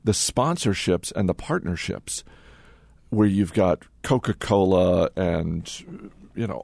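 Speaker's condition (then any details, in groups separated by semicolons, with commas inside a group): No condition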